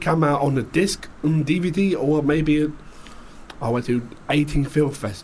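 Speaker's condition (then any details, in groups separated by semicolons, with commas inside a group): Down syndrome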